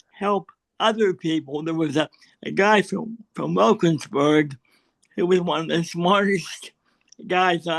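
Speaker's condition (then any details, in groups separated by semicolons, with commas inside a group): Cerebral palsy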